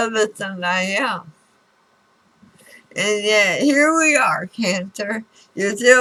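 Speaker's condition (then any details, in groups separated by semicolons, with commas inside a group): Throat cancer radiation damage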